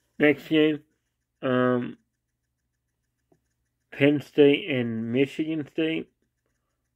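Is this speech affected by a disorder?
Yes: cerebral palsy.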